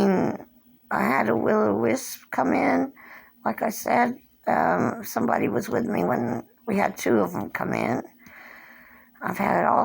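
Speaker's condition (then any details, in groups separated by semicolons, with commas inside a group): Cerebral palsy; since birth, hand tremors; age 57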